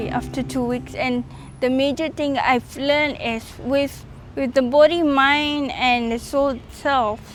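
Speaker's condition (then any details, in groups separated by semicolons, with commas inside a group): Cerebral palsy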